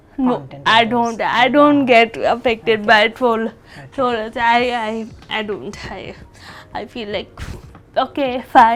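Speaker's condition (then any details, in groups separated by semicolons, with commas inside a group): Cerebral palsy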